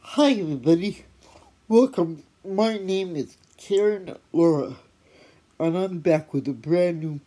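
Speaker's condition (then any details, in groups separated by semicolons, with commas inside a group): Cerebral palsy; quadriplegic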